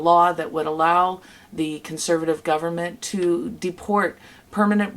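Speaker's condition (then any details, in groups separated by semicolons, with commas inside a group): No condition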